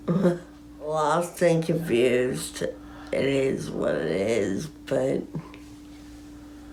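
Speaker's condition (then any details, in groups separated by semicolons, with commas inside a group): Friedreich ataxia, severe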